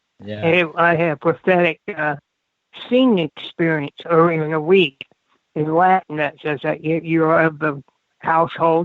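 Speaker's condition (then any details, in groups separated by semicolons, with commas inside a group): Cerebral palsy; hip trouble, tightness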